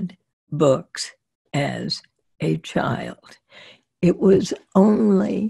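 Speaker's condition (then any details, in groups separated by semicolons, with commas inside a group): Spasmodic dysphonia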